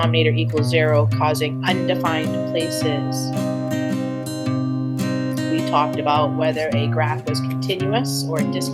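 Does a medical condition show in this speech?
No.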